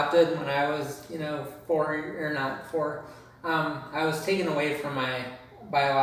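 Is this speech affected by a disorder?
Yes: cerebral palsy.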